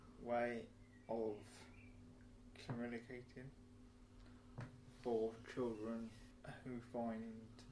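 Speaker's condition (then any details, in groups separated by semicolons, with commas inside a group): Mild cerebral palsy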